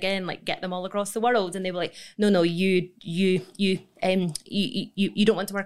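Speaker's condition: Stammer; childhood stammer, childhood speech language therapy unhelpful, told no cure, once couldn't say own name; stammer worse over last few months, linked to stress, tension and poor breathing; struggles with some words, plans words ahead, rephrases around feared words, many say they don't notice it; repeated sounds

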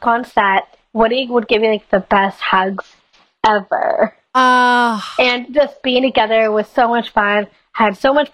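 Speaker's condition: Down syndrome; age 21

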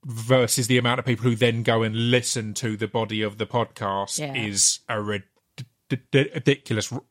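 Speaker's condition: Stammer; repeated sounds, blocks

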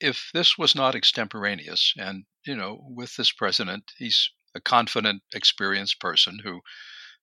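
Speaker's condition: No condition

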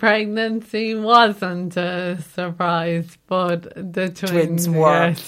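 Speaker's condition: Motor neuron disease; voice among everyday things no longer managed

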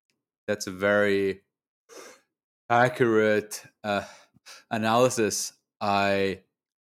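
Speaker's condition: Stuttering; stutter since birth, neurological basis, speech therapists in Lebanon childhood to teens, psychologist at 16-17; adult, still stutters audibly, controls stutter with breathing technique learned in UK; stutter much worse before, affects only speaking, not reading or writing, long avoided speaking; blocks

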